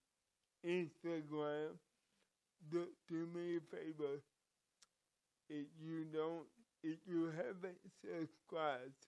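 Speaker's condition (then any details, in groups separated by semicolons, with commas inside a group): Cerebral palsy; from birth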